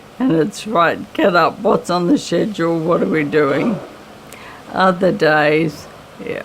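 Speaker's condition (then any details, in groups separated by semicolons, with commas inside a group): MND; voice slightly raspy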